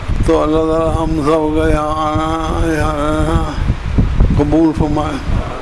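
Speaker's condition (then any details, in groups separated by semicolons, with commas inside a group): Difficulty speaking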